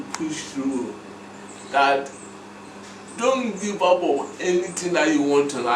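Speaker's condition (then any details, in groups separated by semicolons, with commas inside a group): Cerebral palsy; speech brain area underdeveloped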